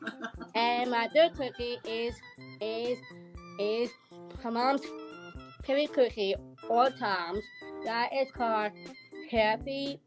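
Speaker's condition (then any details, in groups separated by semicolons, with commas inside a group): Down syndrome; present from birth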